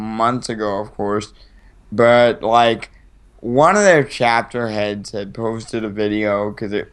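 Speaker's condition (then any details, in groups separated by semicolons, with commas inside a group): Cerebral palsy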